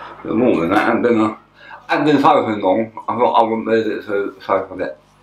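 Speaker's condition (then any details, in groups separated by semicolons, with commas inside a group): Tongue cancer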